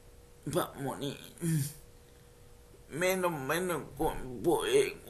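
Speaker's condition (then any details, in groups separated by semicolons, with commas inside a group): Cerebral palsy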